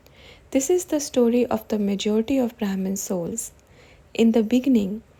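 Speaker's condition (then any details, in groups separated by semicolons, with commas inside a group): No condition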